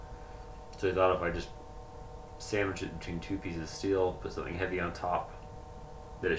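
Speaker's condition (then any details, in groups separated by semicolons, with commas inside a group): No condition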